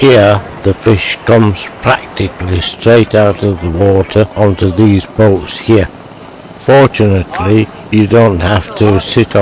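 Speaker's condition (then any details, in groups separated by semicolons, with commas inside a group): Motor neuron disease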